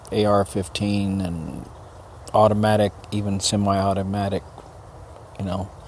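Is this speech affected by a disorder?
No.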